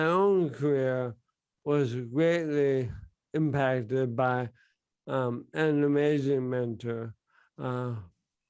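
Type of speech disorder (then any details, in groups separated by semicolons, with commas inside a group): Bulbar dysarthria; bulbar onset ALS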